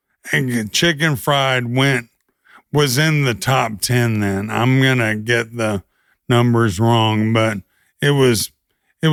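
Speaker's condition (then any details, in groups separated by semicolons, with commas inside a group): ALS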